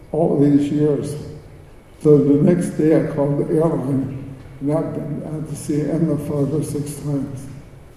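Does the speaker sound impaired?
Yes: cerebral palsy; speech.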